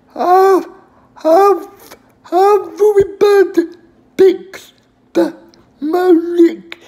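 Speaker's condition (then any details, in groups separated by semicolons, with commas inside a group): Cerebral palsy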